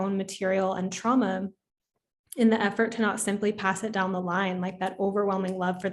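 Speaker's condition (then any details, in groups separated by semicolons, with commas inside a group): No condition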